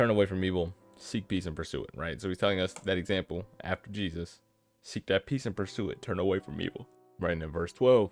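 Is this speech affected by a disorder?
No.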